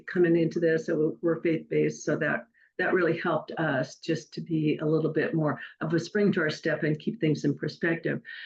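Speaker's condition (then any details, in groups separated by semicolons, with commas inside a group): No condition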